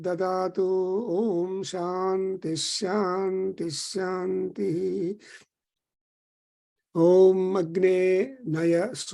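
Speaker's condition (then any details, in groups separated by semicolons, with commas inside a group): No condition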